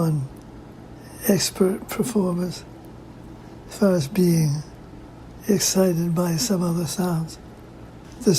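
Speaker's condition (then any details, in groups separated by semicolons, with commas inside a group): Parkinson's disease; lost voice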